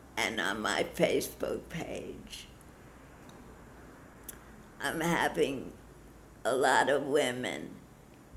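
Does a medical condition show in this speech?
Yes: Parkinson's disease; stopped listening to doctor after diagnosis, followed own path.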